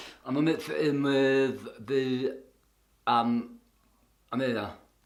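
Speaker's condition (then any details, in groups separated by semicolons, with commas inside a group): Tongue cancer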